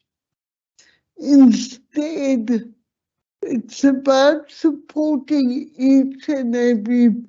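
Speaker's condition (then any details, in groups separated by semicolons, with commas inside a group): Slurred speech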